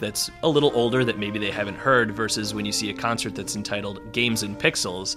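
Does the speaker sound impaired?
No.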